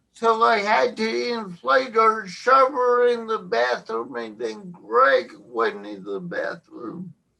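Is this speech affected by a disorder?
Yes: cerebral palsy.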